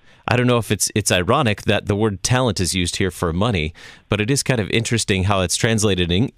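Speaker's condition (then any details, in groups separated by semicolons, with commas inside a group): No condition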